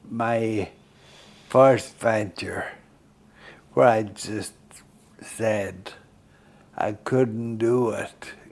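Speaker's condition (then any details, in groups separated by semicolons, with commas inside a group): Friedreich's ataxia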